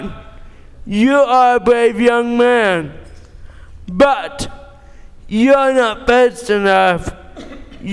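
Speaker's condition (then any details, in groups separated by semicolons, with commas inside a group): Cerebral palsy; born premature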